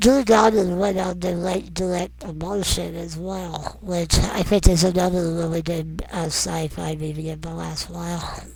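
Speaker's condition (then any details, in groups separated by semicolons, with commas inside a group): Non-progressive muscular dystrophy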